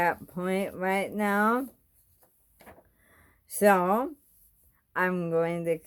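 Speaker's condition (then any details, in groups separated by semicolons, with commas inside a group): Bulbar ALS, bulbar onset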